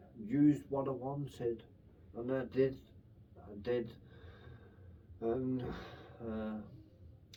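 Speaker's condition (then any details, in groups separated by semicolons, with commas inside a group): Brain infection with surgery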